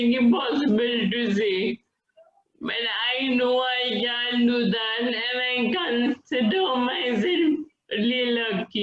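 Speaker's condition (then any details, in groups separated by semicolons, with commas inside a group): Friedreich's ataxia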